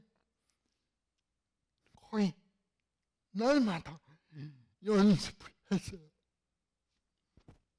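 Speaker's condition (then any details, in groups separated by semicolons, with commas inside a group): Cerebral palsy; fairly severe in childhood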